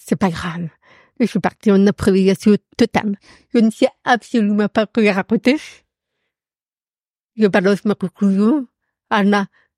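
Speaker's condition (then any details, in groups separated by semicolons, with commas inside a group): Profound deafness; noticeable to everyone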